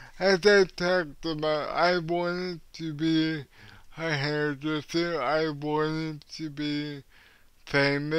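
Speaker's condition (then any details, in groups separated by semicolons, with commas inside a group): Cerebral palsy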